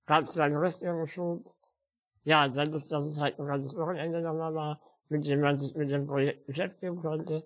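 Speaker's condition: Spinal muscular atrophy; uses wheelchair

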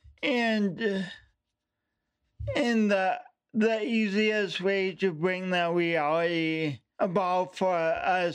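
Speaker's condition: Speech impediment; affects voice, impediment noticeable on first meeting but words formed, intelligible

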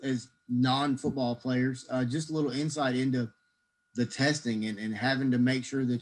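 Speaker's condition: No condition

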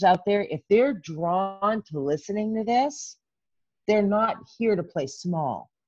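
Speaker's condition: No condition

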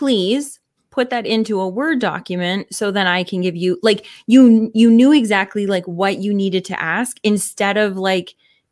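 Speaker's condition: No condition

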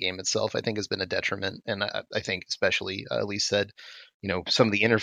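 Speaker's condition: No condition

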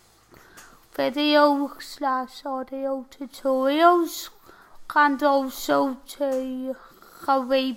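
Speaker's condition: Tracheostomy and ventilator dependent

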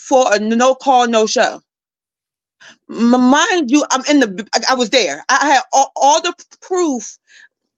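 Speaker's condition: Stuttering; repeated sounds, prolonged sounds

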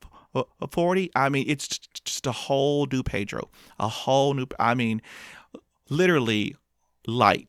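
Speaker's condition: Stuttering; before age 40 switched feared words mid-sentence to avoid blocks, mentally exhausting, Xanax from doctor before presenting; still stutters, openly discloses, no longer avoids words, unedited stutter on podcast My Stuttering Life; stutters on every letter and word, in Turkish, English, Spanish, takes longer; repeated sounds

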